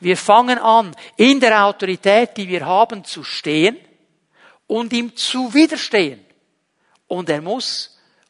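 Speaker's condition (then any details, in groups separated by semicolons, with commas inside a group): No condition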